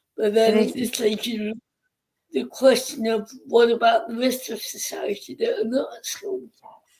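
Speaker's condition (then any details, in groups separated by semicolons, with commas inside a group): Cerebral palsy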